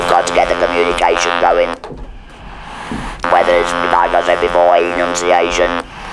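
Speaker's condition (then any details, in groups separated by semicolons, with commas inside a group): Laryngeal cancer with laryngectomy; chemotherapy, radiotherapy, repeated surgery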